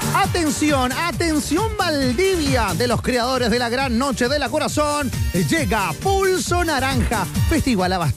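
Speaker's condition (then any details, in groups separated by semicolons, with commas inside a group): No condition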